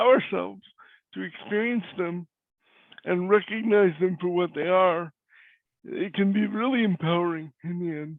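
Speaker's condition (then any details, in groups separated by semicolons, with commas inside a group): Cerebral palsy; voice is different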